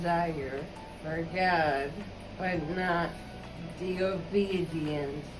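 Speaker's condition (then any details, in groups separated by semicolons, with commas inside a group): ALS; ALS, G-tube for feeding and medications; episode of waking unable to breathe, emergency care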